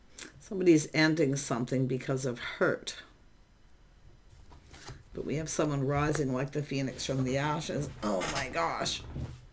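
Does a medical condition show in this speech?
No.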